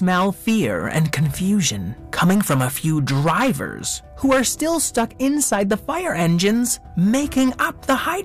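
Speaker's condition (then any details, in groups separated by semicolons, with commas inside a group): No condition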